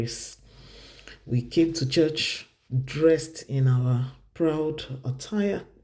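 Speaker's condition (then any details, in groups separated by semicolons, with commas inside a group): No condition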